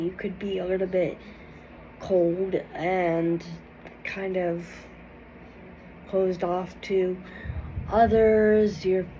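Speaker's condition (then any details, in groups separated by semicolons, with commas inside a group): Cerebral palsy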